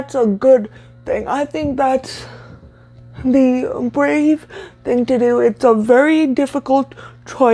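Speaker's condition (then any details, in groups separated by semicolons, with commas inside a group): Cerebral palsy, severe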